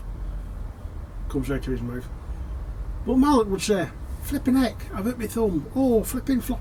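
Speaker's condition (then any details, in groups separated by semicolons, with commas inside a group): No condition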